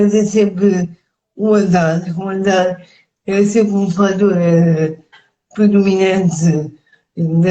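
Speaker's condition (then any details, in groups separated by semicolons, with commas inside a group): Cerebral palsy; speech affected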